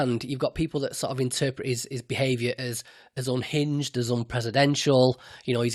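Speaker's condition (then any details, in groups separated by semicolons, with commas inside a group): No condition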